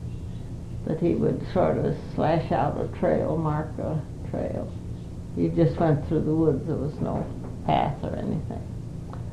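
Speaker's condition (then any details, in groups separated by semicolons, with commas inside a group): Parkinson's; Parkinson's for 5 years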